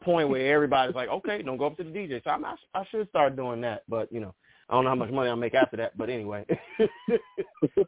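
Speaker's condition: No condition

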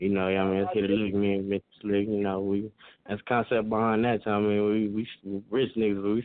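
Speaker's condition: No condition

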